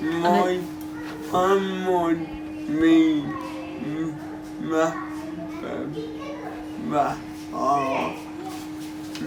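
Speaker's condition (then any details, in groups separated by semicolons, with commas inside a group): Cerebral palsy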